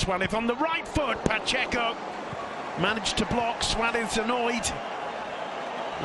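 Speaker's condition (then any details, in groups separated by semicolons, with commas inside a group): No condition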